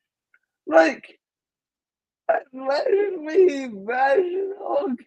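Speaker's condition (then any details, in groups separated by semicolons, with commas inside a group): Cerebral palsy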